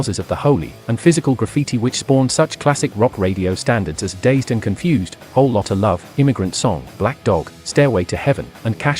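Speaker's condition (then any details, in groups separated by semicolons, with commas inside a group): No condition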